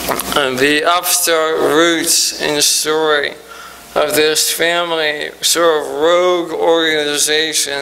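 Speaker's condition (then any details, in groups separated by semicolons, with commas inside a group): ALS; recently diagnosed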